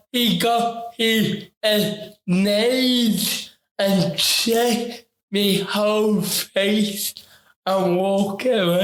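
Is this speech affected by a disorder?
Yes: ataxic cerebral palsy; affects talking.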